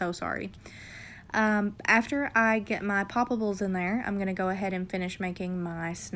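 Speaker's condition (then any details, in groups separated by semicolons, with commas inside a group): No condition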